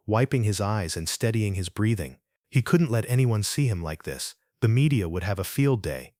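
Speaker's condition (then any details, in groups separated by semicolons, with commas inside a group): No condition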